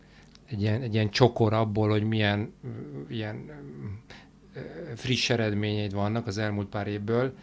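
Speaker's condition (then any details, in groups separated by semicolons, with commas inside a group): No condition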